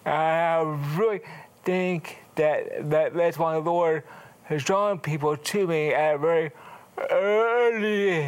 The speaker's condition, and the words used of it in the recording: Cerebral palsy. It's a disorder that affects your fine motor skills, so it slows everything down, like my speech, yeah?